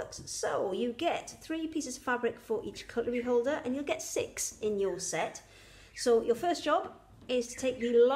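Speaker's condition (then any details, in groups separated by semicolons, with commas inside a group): No condition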